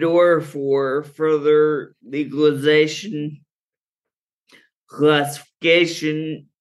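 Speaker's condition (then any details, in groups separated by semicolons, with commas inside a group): Friedreich's ataxia; ataxia worse when tired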